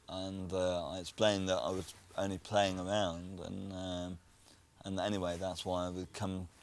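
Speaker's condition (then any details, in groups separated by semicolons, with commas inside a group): Cerebral palsy; bad wobble since childhood; speech defect since childhood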